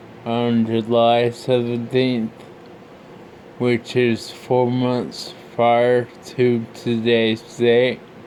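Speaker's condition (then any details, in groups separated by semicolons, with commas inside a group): Brain injury (brain shearing)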